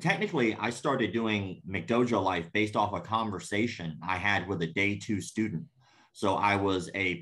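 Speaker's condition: Cleft palate; congenital cleft palate

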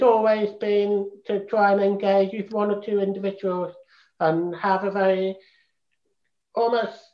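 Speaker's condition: Profound deafness, congenital profound deafness; hears speech sounds better with implant

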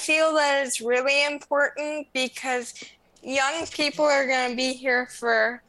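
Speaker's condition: Cerebral palsy; congenital spastic cerebral palsy

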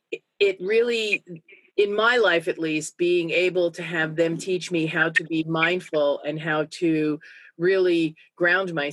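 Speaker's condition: No condition

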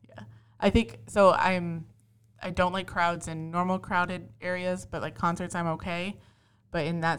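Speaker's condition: No condition

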